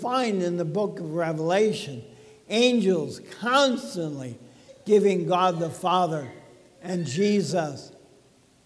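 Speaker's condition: ALS; wearing foot brace for first time

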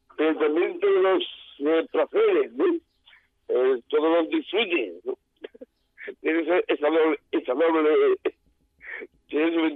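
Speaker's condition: Down syndrome; genetic, extra chromosome

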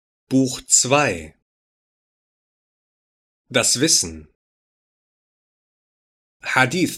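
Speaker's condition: No condition

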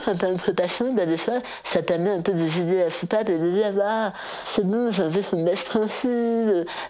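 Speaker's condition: Total glossectomy; base of tongue cancer, flap necrosis, ventilator via tracheostomy, temporary laryngectomy, nasogastric tube; eats everything perfectly again; voice deeper before diagnosis, incomprehensible after surgery, intensive speech therapy at CRIL, sister understood

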